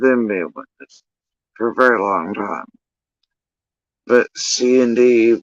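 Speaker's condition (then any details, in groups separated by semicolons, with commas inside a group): Facial paralysis after surgery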